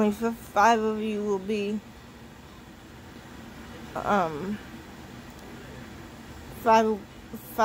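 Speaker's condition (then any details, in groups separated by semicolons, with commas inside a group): Cerebral palsy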